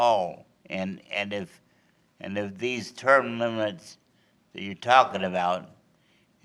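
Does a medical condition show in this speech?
Yes: cerebral palsy.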